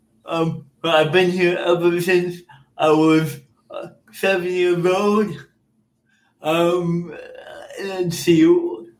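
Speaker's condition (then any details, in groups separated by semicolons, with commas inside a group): Cerebral palsy; cerebral palsy from birth, caused by oxygen loss at birth, affects motor skills; speech impairments, speech therapy from age seven with jeff in orlando, school speaking device declined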